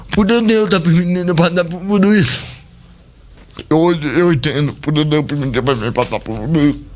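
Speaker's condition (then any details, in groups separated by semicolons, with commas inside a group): Cerebral palsy; speech not normal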